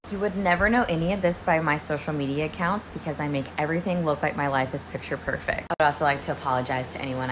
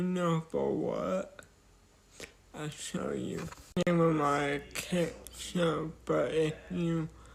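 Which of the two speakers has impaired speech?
The second: cerebral palsy.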